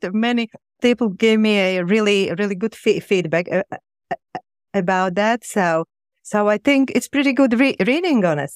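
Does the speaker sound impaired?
Yes: stuttering; stutter since childhood, free psychotherapy with psychologist for speech from age 11 for three years; still stutters, public speaking on podcasts and shows often stressful; can speak, a year ago would have refused podcasts; here repeated sounds, repeated words.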